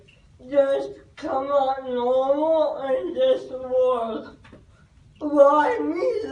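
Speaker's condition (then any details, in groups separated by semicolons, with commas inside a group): Cerebral palsy; from birth; speech not clear, early words understood only by parents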